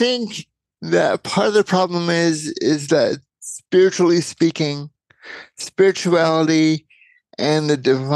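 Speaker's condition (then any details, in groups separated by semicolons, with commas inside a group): Cerebral palsy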